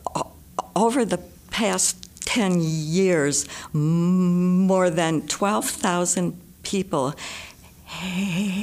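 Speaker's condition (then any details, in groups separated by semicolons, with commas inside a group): Stutter; stutter persisting despite much of life trying to stop, described as incurable; severe stutter, stutters a lot; struggles to speak; prolonged sounds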